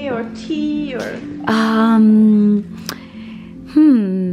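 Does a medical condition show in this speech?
No.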